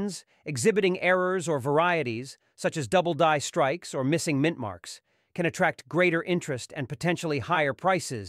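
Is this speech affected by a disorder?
No.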